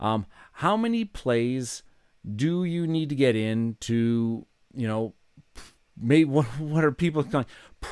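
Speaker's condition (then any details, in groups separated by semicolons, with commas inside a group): No condition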